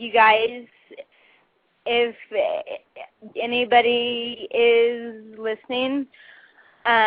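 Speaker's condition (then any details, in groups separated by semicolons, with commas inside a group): Cerebral palsy; muscle spasms including speech muscles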